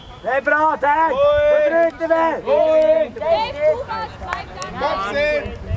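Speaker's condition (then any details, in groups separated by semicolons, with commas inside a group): No condition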